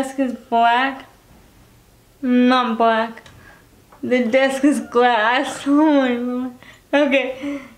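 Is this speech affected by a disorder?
Yes: cerebral palsy, spastic quadriplegic.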